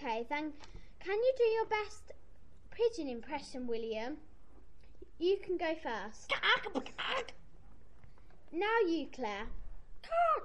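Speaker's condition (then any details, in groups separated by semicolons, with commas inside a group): No condition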